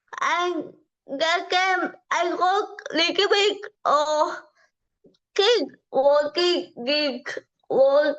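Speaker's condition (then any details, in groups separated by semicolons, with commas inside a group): Cerebral palsy; from birth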